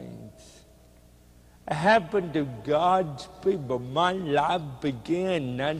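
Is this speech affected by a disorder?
Yes: cerebral palsy; speech hard to understand.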